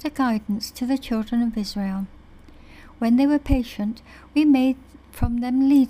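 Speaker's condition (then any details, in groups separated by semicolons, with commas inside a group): No condition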